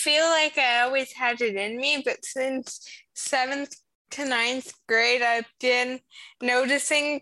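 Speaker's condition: Cerebral palsy; Crested Valley Therapeutic Riding Program, rides for therapy

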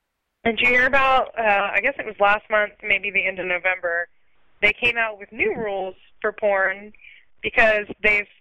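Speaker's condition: No condition

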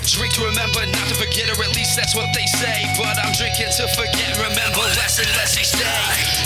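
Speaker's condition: No condition

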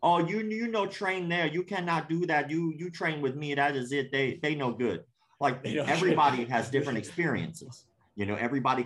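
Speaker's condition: Cleft palate; congenital cleft palate

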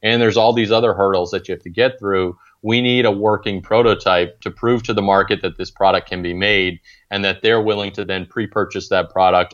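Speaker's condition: No condition

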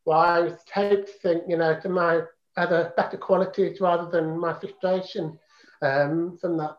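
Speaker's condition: Profound deafness; congenital

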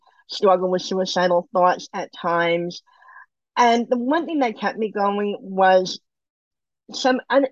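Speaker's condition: Bilateral cleft lip and palate; congenital

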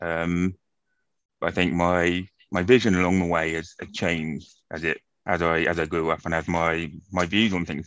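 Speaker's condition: Profound deafness, acquired from meningitis

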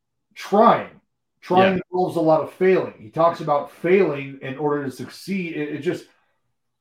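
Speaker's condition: No condition

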